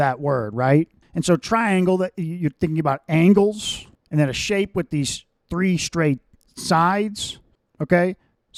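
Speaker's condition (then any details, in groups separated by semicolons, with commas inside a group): No condition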